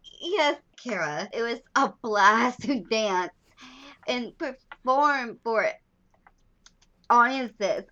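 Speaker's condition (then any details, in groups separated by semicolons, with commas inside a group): Down syndrome; lifelong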